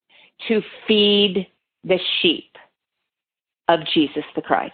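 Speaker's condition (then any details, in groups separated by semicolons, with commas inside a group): No condition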